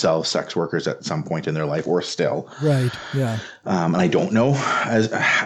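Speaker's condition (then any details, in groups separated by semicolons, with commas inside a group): No condition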